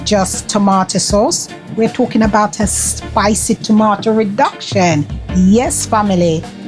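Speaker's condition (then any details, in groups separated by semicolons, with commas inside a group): No condition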